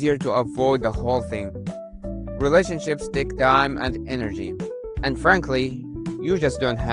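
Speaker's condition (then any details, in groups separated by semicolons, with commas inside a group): No condition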